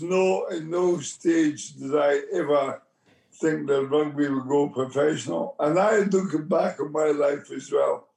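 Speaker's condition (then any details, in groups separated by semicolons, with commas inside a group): Motor neurone disease; onset with left hand weakness, speech therapists offered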